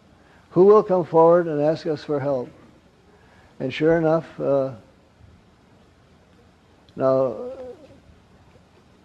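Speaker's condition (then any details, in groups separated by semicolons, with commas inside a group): Parkinson's; wakes at night, gets up around 3 am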